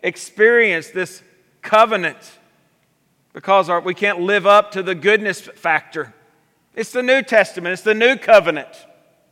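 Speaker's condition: No condition

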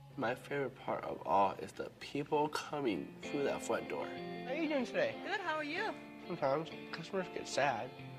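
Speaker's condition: Down syndrome; diagnosed disability

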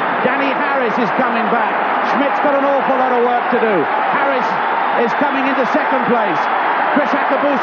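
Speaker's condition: No condition

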